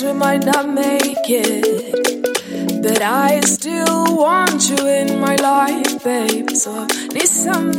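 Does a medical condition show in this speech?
No.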